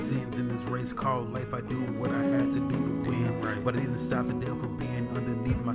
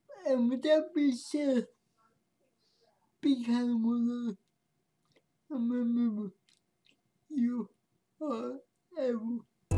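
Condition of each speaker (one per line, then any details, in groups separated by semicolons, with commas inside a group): No condition
Cerebral palsy; brain oxygen deprivation, physical disability; speech affected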